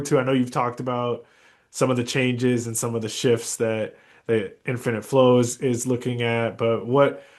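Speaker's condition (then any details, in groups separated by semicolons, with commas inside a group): No condition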